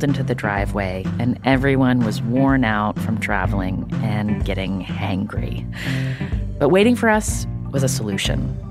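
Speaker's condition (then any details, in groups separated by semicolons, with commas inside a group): No condition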